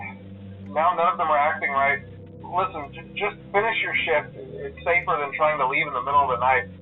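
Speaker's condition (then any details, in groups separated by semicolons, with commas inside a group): No condition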